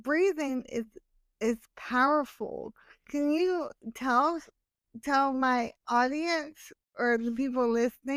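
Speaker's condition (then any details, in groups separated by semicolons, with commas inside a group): Cerebral palsy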